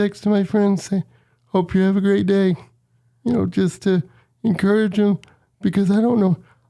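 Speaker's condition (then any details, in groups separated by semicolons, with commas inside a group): Cerebral palsy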